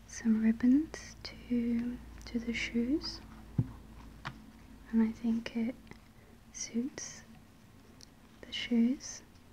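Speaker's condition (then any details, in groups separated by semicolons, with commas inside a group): No condition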